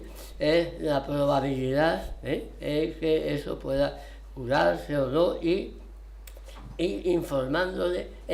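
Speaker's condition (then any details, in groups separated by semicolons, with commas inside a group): Tongue cancer, partial glossectomy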